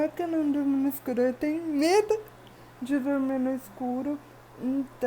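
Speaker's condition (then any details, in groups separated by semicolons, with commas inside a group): Cerebral palsy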